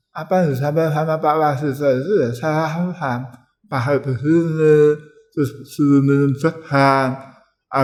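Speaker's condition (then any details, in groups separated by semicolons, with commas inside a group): Tongue cancer; biopsy-confirmed, ECCT treatment; survivor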